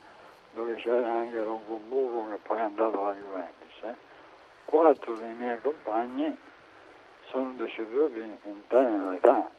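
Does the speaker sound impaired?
Yes: amyotrophic lateral sclerosis; diagnosed after medical visits and diagnostic exams, diagnosis made quickly by 35-year-old researcher, currently 58; treating physician Giuseppe Stipa, Santa Maria Hospital of Terni, struggling with treatment.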